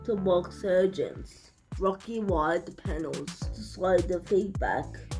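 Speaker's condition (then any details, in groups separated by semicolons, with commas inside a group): Cerebral palsy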